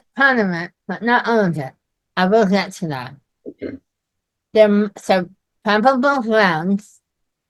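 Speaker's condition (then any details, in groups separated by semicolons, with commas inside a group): Myasthenia gravis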